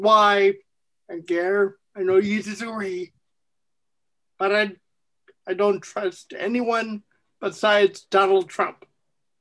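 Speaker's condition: Cerebral palsy; present since at least age 8

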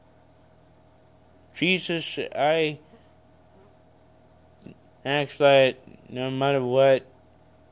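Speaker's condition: Cerebral palsy; no known medical cause

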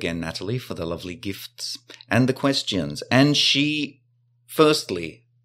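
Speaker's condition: No condition

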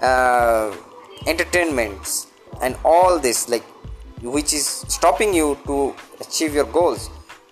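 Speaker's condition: No condition

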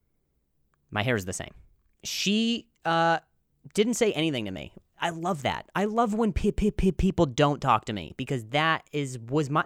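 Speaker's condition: Stuttering; stuttering during this recording; uses accent to escape own voice, stutters heavily returning to own voice, doubts pronouncing words correctly; repeated sounds, blocks

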